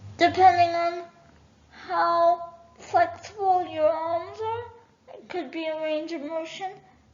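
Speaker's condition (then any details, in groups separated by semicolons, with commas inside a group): Cerebral palsy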